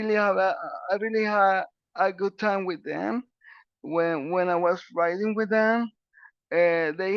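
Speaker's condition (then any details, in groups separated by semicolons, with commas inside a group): Cerebral palsy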